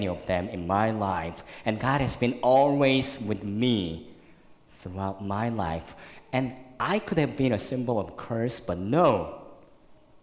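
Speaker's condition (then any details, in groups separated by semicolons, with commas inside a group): Cleft lip and palate; congenital, very severe, born in Korea, 12 surgeries to date, one in junior high; one more surgery planned in a couple of years; could not suck breast milk as newborn, fed formula and cow milk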